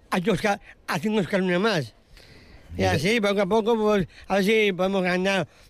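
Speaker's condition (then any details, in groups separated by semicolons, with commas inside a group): Down syndrome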